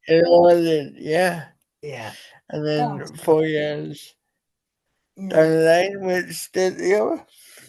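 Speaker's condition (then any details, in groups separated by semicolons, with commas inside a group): Cerebral palsy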